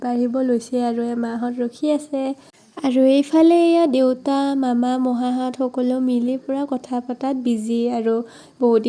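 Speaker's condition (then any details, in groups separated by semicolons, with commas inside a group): No condition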